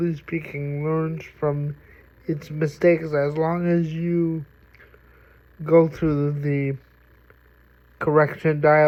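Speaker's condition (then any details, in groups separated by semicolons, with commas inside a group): Cerebral palsy; reliable voice, uses voice control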